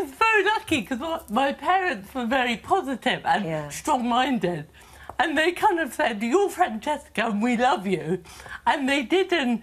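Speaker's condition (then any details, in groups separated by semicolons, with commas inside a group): Cerebral palsy; affects speech and walking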